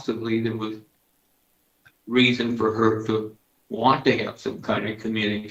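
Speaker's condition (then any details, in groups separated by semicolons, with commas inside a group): Parkinson's disease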